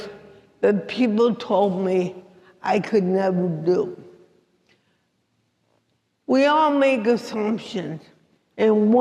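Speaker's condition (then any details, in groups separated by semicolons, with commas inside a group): Cerebral palsy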